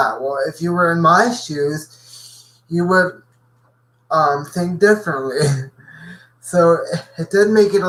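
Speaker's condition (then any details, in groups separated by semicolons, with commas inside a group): Cerebral palsy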